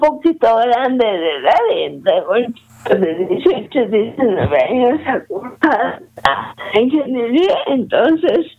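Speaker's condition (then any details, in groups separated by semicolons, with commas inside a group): Cerebral palsy; some difficulty speaking, still able to speak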